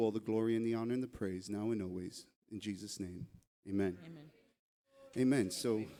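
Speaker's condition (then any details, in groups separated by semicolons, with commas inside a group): No condition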